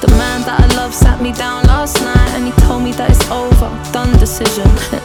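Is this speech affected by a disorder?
No.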